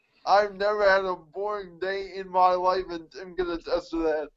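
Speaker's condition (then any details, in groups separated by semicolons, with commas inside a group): Cerebral palsy; mixed quadriplegia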